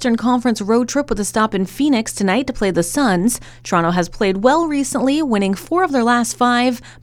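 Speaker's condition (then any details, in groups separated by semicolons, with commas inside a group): No condition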